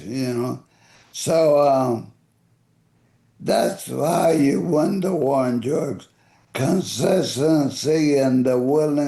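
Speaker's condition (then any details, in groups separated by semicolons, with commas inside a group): ALS; voice affected and fading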